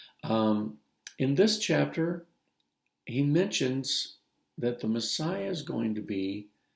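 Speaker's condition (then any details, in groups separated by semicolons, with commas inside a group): No condition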